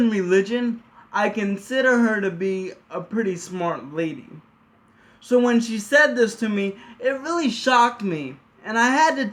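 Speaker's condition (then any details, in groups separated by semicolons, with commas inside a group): Cerebral palsy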